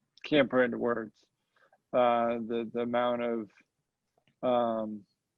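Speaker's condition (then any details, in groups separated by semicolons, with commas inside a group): Cerebral palsy, mild; mild form affects speech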